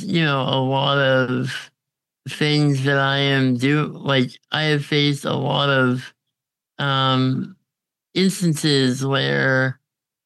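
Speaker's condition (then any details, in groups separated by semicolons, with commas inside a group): Congenital muscular dystrophy; on a ventilator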